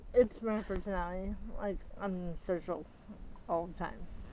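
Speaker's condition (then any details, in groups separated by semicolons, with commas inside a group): Athetoid cerebral palsy, moderate; speech can be hard to understand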